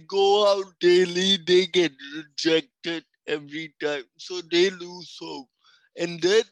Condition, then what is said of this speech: Cerebral palsy. It can affect you physically or mentally, but I'm not mentally affected, only the physical, the walking and the speech and the coordination part.